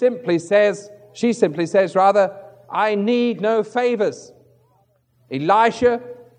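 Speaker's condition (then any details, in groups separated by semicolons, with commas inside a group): No condition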